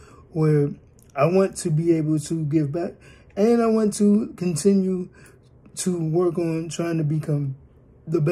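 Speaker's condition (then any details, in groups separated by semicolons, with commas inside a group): Cerebral palsy; working to improve talking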